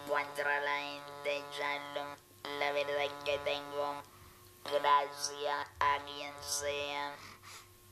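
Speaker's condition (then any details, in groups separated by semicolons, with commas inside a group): Total laryngectomy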